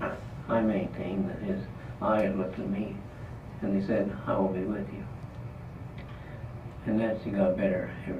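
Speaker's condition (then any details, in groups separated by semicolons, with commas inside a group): Parkinson's disease; trouble talking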